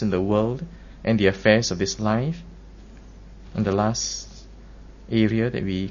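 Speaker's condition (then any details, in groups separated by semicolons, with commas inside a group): No condition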